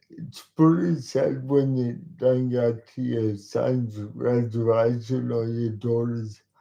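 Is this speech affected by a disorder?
Yes: cerebral palsy; talks slowly.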